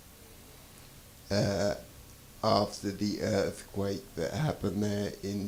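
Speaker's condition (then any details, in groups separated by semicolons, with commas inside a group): Traumatic brain injury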